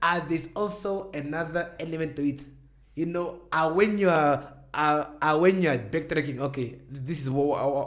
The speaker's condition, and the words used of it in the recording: Stuttering. Just in case they're wondering, there's nothing wrong with your sound, people.